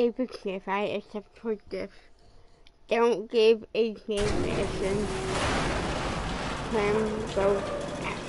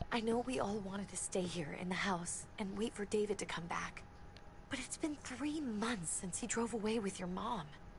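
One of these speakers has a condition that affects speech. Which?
The first: cerebral palsy.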